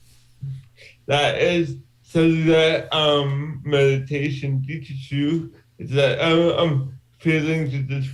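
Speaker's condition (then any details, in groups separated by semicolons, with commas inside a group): Cerebral palsy; from birth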